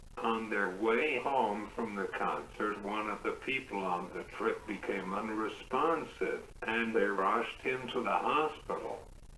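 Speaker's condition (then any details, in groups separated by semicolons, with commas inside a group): Cerebral palsy; uses wheelchair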